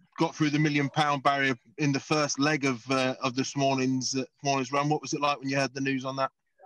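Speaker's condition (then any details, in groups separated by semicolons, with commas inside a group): No condition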